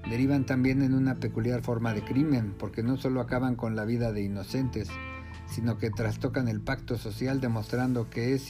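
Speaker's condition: No condition

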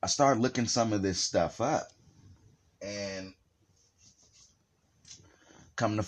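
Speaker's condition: No condition

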